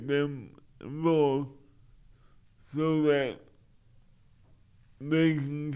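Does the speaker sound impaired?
Yes: cerebral palsy; wheelchair user 99.9% of the time, limited use of arms.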